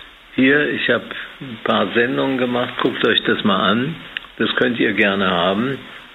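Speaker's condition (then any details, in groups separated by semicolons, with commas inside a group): Parkinson's disease; diagnosed by neurologist after examination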